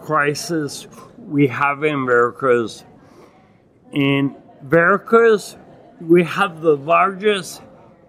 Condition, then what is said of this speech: Ataxia. I have very hard, it's very difficult to speak and articulate.